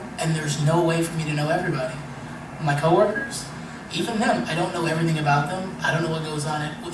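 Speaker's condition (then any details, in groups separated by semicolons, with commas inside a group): No condition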